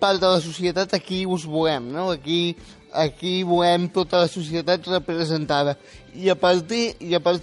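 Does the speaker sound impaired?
Yes: spastic quadriplegic cerebral palsy; control of speech retained, good communicative ability.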